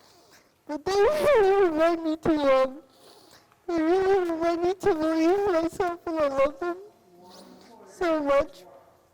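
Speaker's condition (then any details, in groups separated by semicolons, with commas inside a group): Cerebral palsy; unsteady, risk of falling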